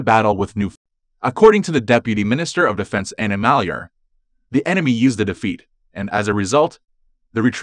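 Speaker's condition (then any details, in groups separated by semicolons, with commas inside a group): No condition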